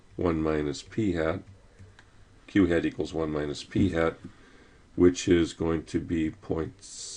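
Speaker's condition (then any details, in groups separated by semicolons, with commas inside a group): No condition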